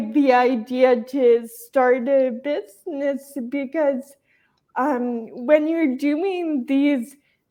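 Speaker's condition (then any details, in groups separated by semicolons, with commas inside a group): Traumatic brain injury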